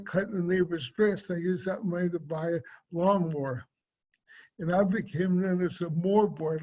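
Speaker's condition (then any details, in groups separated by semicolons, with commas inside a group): Cerebral palsy; swallowing and speech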